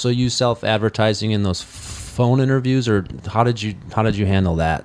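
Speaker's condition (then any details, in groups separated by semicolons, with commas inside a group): No condition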